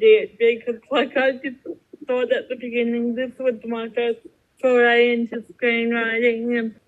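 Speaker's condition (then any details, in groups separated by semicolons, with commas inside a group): Cerebral palsy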